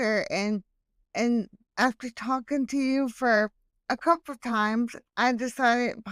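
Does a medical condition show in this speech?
Yes: hemiplegic cerebral palsy.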